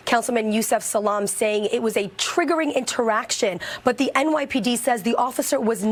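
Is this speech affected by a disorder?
No.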